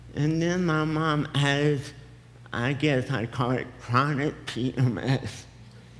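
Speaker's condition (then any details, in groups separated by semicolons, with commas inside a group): Cerebral palsy; affects speech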